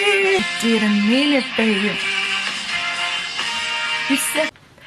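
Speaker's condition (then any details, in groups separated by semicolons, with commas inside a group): No condition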